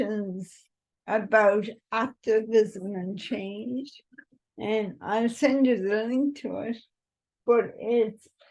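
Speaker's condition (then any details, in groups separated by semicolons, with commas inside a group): Cerebral palsy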